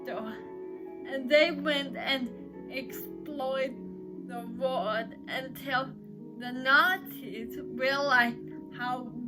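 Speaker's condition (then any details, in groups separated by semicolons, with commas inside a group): Cerebral palsy; uses crutches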